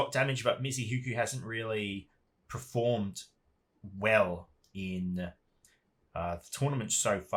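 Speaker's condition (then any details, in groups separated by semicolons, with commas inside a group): No condition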